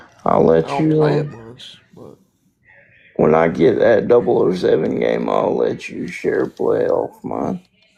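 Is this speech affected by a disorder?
Yes: spastic quadriplegic cerebral palsy.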